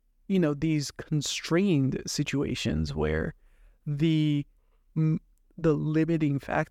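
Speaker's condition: No condition

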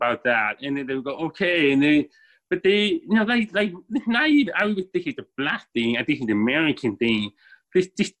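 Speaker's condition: Deafness, born deaf

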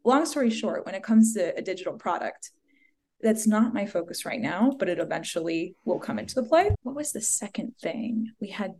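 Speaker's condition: No condition

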